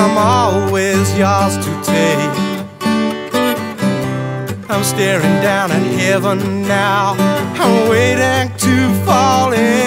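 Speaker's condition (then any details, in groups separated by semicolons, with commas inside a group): No condition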